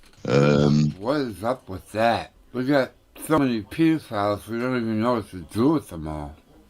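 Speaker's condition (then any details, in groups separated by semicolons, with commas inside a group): Tongue cancer; tongue tumor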